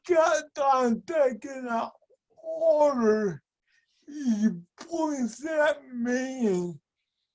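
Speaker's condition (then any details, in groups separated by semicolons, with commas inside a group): Speech and mobility impairment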